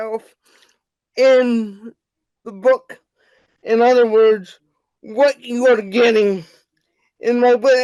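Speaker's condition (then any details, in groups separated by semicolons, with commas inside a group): Cerebral palsy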